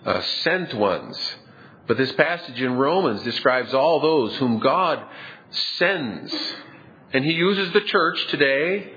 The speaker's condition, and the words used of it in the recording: None; typical speech.